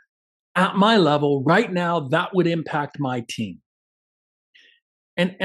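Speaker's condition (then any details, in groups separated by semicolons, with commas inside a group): No condition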